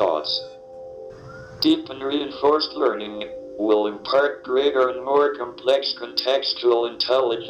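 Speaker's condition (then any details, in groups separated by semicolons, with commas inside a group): ALS, speech-generating device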